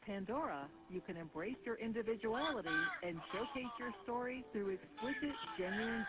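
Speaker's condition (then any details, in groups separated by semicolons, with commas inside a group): No condition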